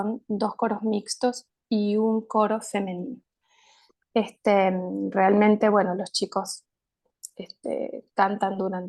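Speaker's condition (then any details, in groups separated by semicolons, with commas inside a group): No condition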